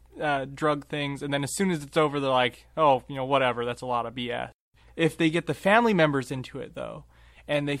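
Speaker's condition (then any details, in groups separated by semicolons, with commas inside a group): No condition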